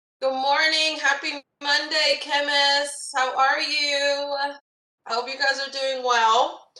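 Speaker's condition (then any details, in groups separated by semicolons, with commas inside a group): No condition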